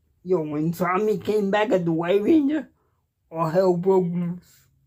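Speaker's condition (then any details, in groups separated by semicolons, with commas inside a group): Cerebral palsy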